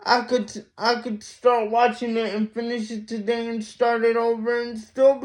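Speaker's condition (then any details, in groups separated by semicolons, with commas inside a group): Mild cerebral palsy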